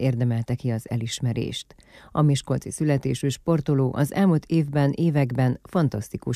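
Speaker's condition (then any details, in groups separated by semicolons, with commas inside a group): No condition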